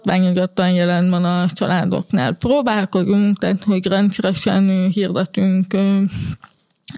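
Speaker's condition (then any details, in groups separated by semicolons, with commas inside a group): Hearing loss; communicates in spoken language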